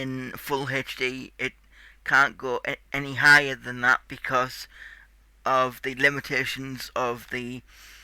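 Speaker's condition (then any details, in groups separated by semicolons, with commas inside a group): Cerebral palsy; tight muscles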